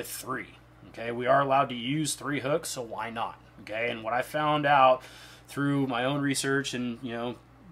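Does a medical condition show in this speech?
No.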